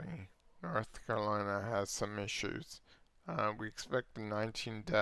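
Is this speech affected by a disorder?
Yes: multiple sclerosis; slowed words, prolonged talking difficult, voice affected.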